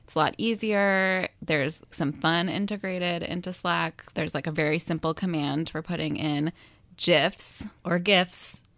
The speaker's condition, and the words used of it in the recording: No condition.